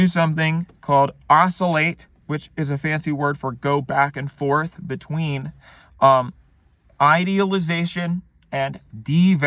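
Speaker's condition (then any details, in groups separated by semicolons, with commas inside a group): No condition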